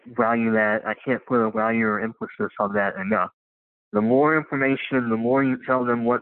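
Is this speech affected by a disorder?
Yes: cleft lip and palate; congenital.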